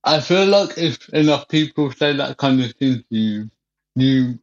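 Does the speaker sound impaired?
Yes: cerebral palsy; wheelchair.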